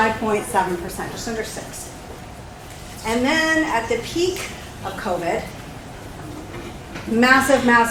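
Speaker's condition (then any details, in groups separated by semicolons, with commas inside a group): No condition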